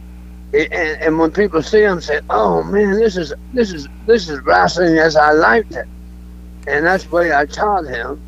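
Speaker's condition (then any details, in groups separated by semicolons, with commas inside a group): Throat cancer; may sound drunk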